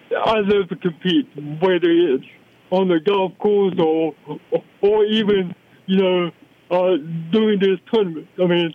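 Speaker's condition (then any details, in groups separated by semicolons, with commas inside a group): Cerebral palsy; balance issue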